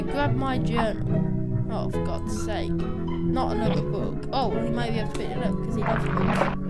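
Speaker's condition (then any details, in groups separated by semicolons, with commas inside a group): No condition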